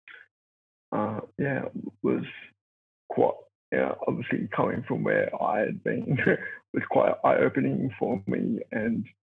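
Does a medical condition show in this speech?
Yes: cerebral palsy; born two months premature.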